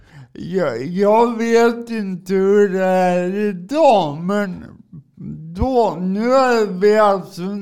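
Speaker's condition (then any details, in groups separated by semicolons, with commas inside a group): Cerebral palsy; from birth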